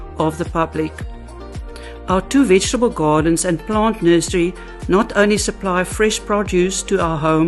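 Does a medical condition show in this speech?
No.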